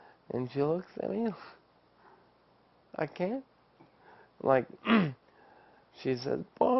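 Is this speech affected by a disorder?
Yes: ALS; after diagnosis.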